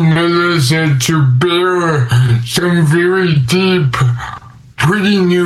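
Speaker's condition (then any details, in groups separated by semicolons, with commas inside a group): Cerebral palsy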